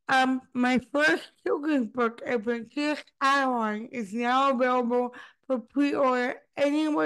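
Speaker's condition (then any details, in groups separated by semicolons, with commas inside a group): Cerebral palsy; spastic type, diagnosed around age two, childhood orthopedic surgery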